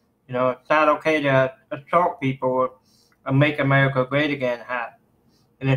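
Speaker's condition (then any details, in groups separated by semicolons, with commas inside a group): Cerebral palsy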